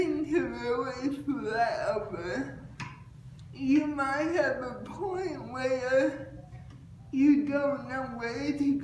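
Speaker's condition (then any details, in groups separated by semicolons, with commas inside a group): Cerebral palsy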